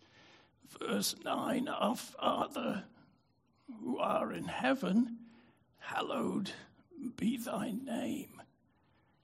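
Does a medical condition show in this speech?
Yes: spasmodic dystonia; brain disorder, prior stroke; affected voice, likened to Robert Kennedy Jr.'s voice.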